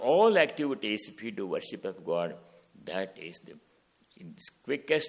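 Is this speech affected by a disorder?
No.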